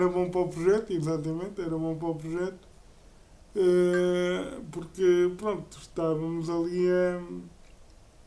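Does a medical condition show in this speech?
Yes: cerebral palsy; uses a wheelchair.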